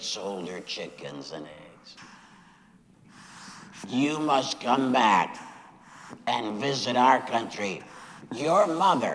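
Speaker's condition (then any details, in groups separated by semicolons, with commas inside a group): Laryngectomy after throat cancer; speaking through voice prosthesis today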